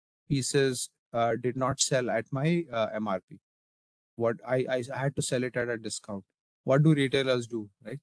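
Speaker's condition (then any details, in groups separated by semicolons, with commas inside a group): No condition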